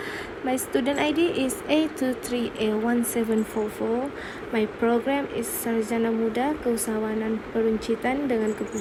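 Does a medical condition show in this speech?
No.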